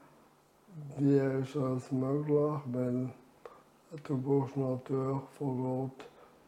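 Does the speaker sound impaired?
Yes: ALS; reduced air makes talking effortful.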